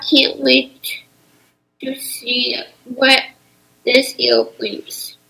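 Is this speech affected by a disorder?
Yes: Down syndrome; spinal fusion surgery, works with life skills and communications consultant Loie k; age 13.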